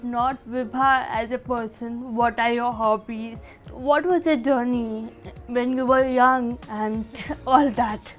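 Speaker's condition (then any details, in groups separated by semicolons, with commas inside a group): Cerebral palsy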